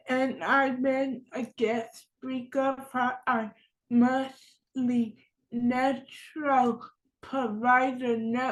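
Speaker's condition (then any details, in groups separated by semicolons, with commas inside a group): Cerebral palsy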